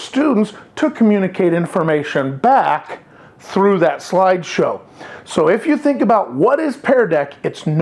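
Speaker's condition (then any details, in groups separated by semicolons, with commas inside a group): No condition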